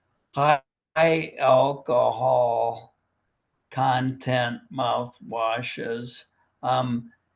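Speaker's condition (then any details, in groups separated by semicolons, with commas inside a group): Primary lateral sclerosis, bulbar onset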